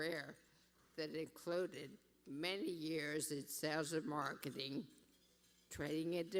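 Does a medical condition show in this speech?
Yes: brain injury.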